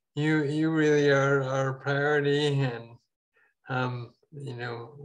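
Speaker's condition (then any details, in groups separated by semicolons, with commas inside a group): Ataxia; falls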